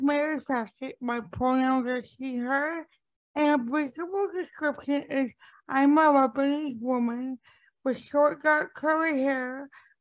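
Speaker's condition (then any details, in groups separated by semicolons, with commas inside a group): Cerebral palsy; since birth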